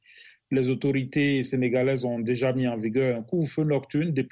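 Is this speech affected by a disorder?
No.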